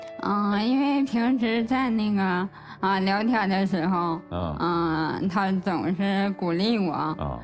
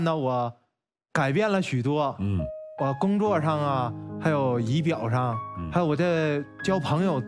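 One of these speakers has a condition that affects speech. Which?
The first: ALS.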